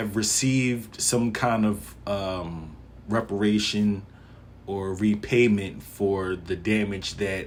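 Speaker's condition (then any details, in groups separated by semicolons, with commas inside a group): No condition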